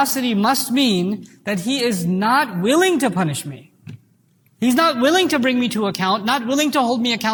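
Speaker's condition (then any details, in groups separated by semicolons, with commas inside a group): No condition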